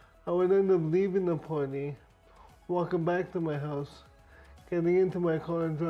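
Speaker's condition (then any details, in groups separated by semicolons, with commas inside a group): Brain injury; speech therapy, speech now fairly understandable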